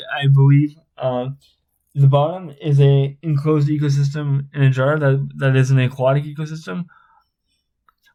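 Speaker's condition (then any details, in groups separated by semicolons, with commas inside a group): Spastic cerebral palsy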